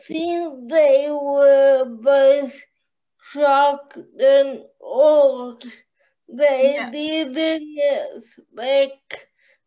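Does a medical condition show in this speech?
Yes: cerebral palsy.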